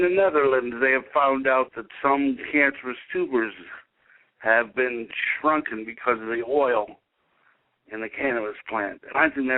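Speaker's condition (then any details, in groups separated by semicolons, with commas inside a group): Cerebral palsy; able to speak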